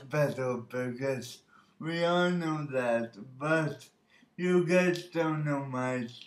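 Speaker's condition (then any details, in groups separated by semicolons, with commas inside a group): Birth oxygen deprivation brain injury; speech impediment from brain damage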